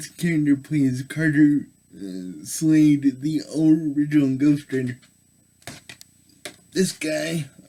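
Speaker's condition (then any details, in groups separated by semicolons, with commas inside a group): Cerebral palsy; able to speak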